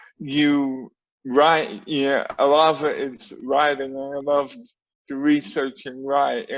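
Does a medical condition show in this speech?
Yes: cerebral palsy.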